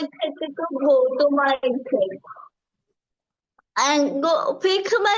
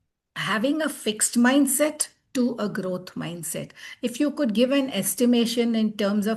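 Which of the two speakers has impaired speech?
The first: cerebral palsy; from birth.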